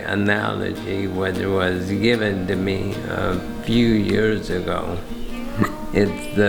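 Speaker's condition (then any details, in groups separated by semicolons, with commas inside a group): ALS; affects speech and breathing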